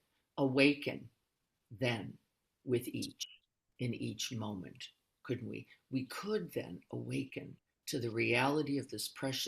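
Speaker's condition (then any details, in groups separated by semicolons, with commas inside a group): No condition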